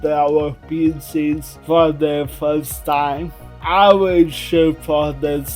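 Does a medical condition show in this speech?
Yes: cerebral palsy.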